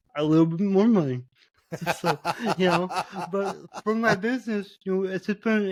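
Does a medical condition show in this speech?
Yes: cerebral palsy.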